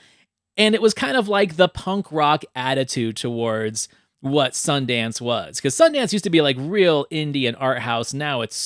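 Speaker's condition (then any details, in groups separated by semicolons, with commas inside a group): No condition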